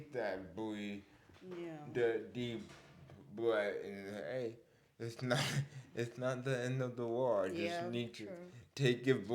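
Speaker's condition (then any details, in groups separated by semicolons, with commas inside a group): Cerebral palsy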